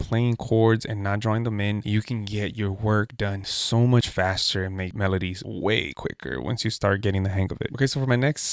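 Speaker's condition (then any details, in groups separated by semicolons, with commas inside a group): No condition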